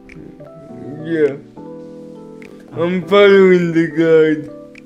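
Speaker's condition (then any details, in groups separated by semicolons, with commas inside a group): Cerebral palsy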